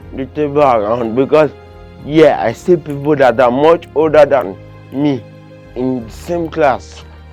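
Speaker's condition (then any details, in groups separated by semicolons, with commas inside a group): Cerebral palsy, severe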